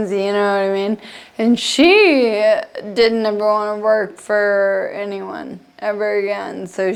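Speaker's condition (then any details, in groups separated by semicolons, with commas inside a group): Friedreich's ataxia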